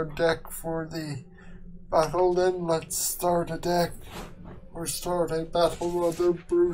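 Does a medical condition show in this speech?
Yes: quadriplegic cerebral palsy.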